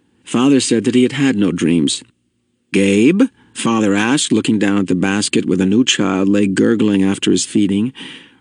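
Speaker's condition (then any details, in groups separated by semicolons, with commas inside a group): No condition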